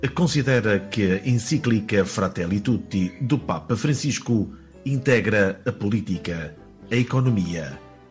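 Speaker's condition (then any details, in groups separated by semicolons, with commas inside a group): No condition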